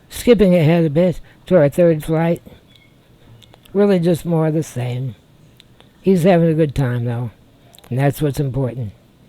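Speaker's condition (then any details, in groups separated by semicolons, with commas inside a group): Spinal muscular atrophy type two; genetic, from birth, never walked, lost arm use early 20s; uses voice control, hopes easier breathing and better stamina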